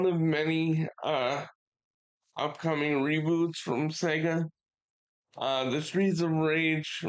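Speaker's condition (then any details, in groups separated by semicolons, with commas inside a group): Cerebral palsy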